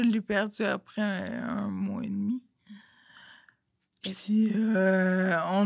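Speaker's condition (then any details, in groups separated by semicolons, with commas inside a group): Friedreich's ataxia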